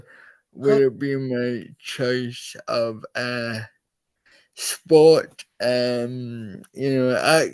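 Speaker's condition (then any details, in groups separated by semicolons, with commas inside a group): Cerebral palsy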